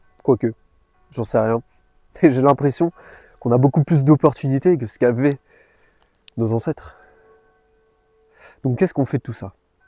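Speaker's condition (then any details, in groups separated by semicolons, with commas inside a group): No condition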